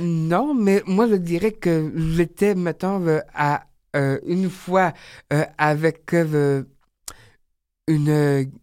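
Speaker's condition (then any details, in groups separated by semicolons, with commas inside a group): Down syndrome; age 30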